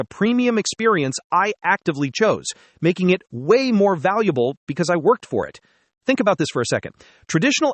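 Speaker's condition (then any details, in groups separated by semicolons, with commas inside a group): No condition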